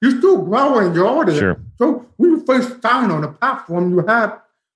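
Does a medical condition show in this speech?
Yes: profound deafness, bilateral, from spinal meningitis; big headphones, slight residual hearing when loud, closed captioning, cannot hear words spoken.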